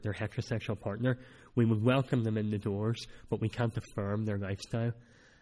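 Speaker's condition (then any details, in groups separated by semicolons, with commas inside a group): Cleft palate; cleft palate since childhood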